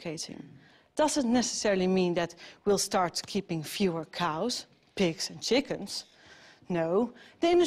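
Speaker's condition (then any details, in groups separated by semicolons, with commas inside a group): No condition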